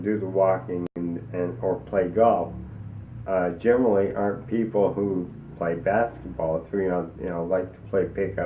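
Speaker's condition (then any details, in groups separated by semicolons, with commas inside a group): ALS; onset in arms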